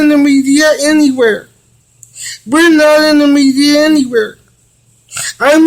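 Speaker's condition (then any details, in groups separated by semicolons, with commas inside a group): Cerebral palsy; from birth; physical therapy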